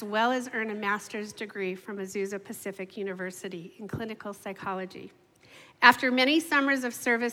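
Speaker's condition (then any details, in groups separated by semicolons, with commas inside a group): No condition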